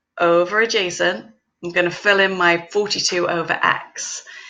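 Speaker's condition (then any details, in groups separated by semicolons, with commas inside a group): No condition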